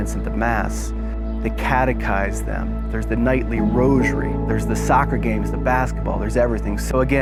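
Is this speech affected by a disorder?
No.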